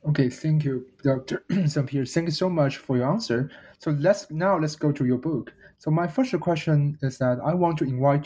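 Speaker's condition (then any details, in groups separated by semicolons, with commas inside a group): No condition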